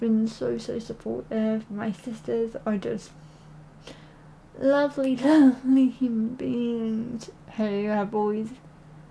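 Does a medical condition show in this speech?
Yes: cerebral palsy.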